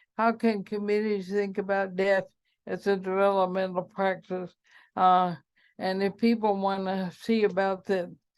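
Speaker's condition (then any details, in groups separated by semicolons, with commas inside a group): ALS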